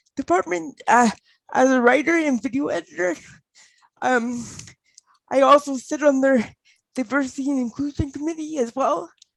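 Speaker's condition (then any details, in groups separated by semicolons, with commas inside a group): Cerebral palsy; mainly fine motor and speech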